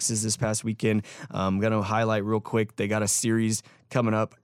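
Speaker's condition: No condition

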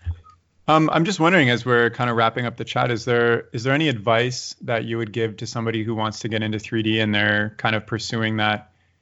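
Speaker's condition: No condition

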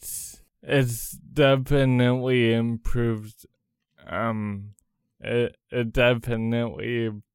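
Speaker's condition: Cerebral palsy; congenital

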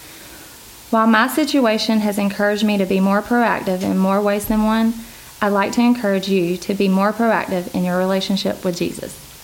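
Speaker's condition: No condition

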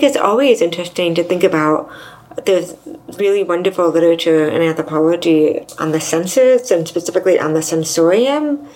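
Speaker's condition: Deafness, severe to profound; implant worse ear 34

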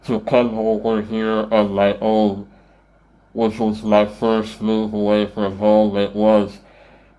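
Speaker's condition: Treacher Collins syndrome; congenital, cleft palate and jaw surgeries, tracheostomy, deaf three years, bone conduction hearing aids, speech therapy; adult, wears hearing aid, tracheostomy scar, does public speaking; voice distorted, some cannot understand, worse on telephone, repeating takes energy, intelligible after years of therapy

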